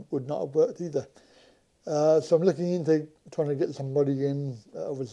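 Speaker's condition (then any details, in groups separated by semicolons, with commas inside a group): Cerebral palsy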